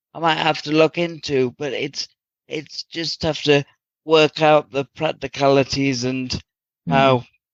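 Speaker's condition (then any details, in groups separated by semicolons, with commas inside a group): Cerebral palsy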